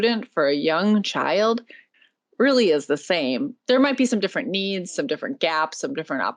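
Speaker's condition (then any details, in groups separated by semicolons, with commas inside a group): No condition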